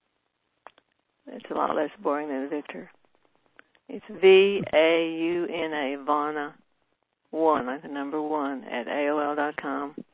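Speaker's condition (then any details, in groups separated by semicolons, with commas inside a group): Parkinson's disease; tremor in right hand, stiff right fingers; using AO scanner technology, reports feeling better; shaky voice, voice getting better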